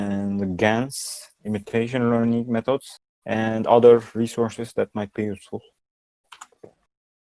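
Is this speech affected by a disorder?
No.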